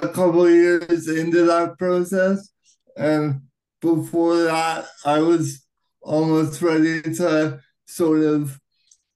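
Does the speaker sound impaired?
Yes: cerebral palsy, right-sided high tone.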